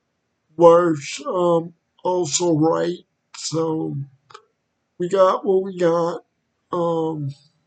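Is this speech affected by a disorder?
Yes: cerebral palsy.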